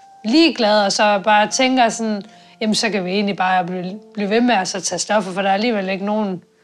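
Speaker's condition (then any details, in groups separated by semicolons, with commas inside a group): No condition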